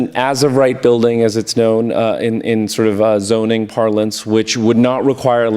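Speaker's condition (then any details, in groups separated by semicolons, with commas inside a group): No condition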